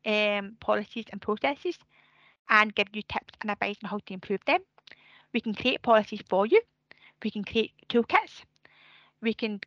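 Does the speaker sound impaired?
Yes: deafness; many years of speech therapy to learn to talk, no sign language; speech sometimes affected.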